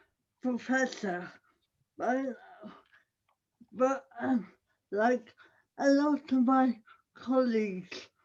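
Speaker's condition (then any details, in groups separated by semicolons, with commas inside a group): Cerebral palsy; audible speech impairment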